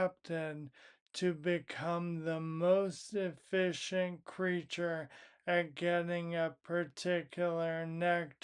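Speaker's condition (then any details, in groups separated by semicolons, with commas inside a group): Primary lateral sclerosis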